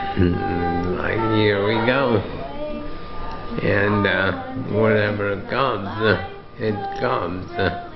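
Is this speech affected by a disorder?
Yes: ALS; affects speech and breathing.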